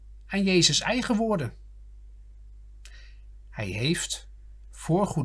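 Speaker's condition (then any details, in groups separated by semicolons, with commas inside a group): No condition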